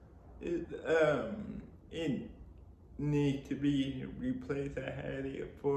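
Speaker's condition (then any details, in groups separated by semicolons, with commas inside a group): Cerebral palsy; spastic quadriplegic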